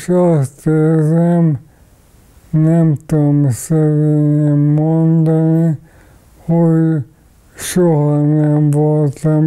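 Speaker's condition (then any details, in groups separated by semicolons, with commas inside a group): ALS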